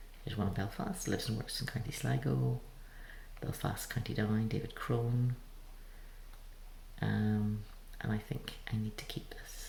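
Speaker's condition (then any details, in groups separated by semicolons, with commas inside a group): No condition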